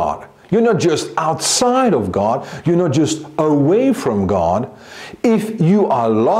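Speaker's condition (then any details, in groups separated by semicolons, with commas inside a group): No condition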